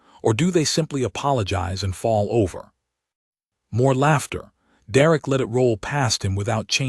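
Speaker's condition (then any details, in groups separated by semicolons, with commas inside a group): No condition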